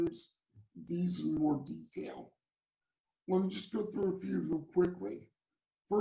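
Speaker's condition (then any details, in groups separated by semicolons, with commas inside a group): Cerebral palsy; from birth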